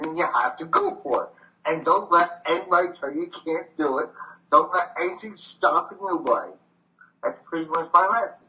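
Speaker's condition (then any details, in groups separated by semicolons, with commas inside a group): Voice box damage from tracheostomy; brain injury from smoke inhalation, carbon monoxide poisoning, voice box damaged by medic's trach tube; cannot sing as before, ongoing voice challenge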